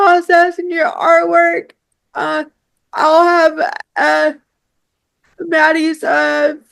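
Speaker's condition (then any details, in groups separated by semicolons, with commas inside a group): Cerebral palsy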